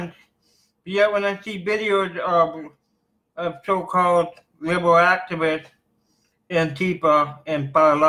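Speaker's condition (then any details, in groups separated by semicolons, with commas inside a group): Cerebral palsy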